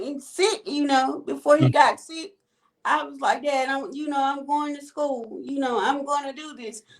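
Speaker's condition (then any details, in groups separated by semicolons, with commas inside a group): Cerebral palsy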